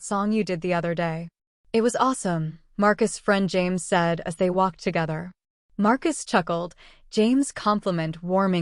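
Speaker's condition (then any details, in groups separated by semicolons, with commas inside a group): No condition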